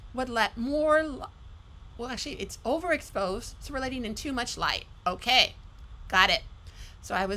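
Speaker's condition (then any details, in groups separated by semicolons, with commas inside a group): No condition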